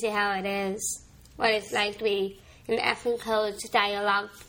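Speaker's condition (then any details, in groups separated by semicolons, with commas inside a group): Down syndrome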